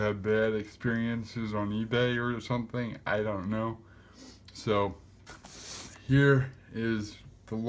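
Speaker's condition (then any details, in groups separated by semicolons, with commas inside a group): Cerebral palsy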